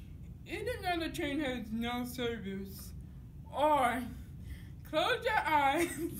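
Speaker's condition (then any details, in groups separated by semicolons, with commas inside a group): Cerebral palsy; dystonic type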